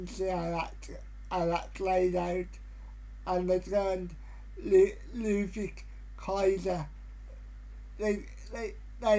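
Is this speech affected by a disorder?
Yes: cerebral palsy.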